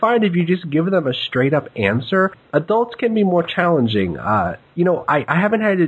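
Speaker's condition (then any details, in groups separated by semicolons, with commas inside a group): No condition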